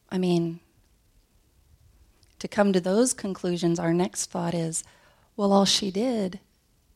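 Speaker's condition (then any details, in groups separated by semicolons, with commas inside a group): No condition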